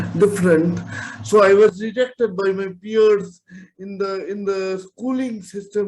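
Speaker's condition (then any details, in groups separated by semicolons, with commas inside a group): Cerebral palsy; from birth, whole body movement affected; several major operations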